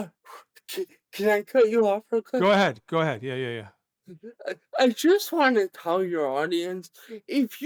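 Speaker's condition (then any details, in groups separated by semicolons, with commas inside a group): Cerebral palsy, severe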